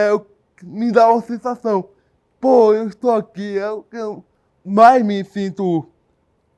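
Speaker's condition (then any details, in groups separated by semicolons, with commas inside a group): Cerebral palsy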